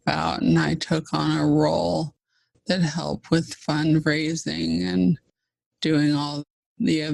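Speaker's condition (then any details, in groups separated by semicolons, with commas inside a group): ALS (Lou Gehrig's disease); fast progressing form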